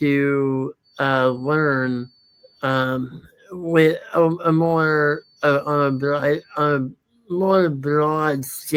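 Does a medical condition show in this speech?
Yes: muscular dystrophy.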